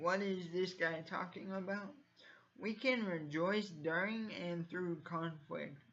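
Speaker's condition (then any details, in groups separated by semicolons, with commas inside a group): Cerebral palsy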